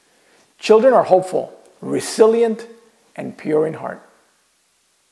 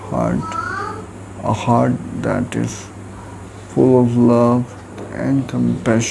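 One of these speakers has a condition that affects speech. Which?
The second: cerebral palsy.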